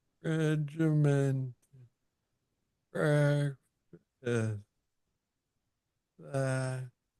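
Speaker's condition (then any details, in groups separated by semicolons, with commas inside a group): Parkinson's disease; young onset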